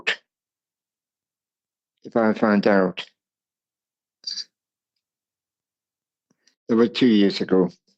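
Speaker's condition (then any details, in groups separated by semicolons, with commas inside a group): Cerebral palsy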